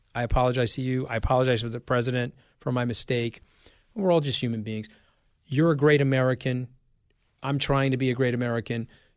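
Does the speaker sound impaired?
No.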